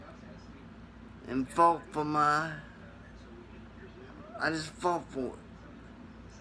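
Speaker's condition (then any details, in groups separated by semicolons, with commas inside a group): Traumatic brain injury; traumatic, blow to back of head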